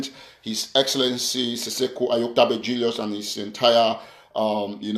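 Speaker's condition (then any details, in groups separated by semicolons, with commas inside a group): No condition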